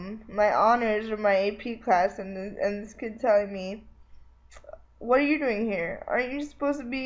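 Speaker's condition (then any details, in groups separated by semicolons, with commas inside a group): Cerebral palsy; spastic, tendon lengthening and transfer surgery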